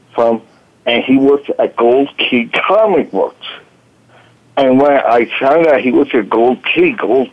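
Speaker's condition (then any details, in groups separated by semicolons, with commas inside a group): Voice box damage from tracheostomy; fire at 30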